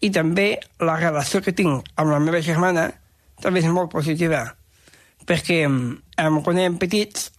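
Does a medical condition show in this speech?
Yes: Down syndrome; expresses himself in own way and own words, dislikes being corrected, very talkative.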